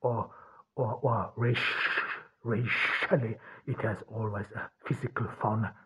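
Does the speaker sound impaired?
Yes: stuttering; cause unknown, only one in family who stutters, german mother tongue, born in austria; possibly part of why hard to be listened to at university; here repeated sounds, prolonged sounds.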